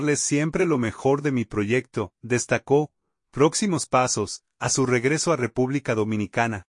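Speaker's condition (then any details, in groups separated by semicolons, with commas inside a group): No condition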